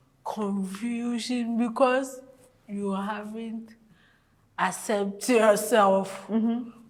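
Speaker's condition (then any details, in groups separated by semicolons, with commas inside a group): Cerebral palsy; from birth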